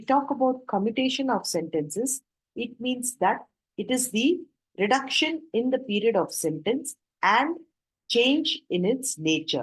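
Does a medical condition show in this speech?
No.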